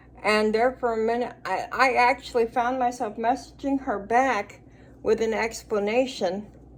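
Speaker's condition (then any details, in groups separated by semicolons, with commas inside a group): Cerebral palsy; speech noticeably atypical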